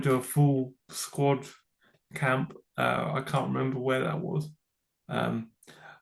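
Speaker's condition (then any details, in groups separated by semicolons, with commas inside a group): Cerebral palsy; from birth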